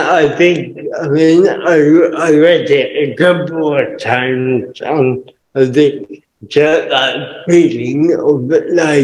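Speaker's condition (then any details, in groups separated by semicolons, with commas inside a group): Cerebral palsy; permanent wheelchair user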